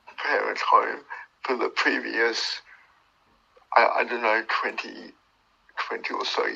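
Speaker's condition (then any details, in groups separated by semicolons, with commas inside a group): Cerebral palsy; born two months premature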